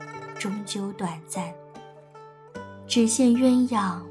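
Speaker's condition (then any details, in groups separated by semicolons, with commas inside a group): No condition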